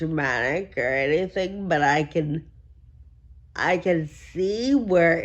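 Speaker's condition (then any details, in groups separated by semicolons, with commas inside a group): Friedreich ataxia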